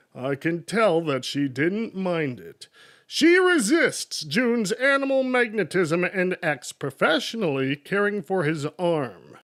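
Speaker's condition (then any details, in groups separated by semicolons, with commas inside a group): No condition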